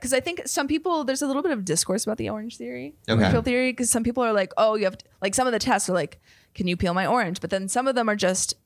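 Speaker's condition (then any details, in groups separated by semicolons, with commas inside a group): No condition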